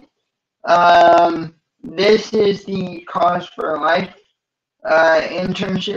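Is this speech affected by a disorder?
Yes: cerebral palsy; from birth, uses wheelchair.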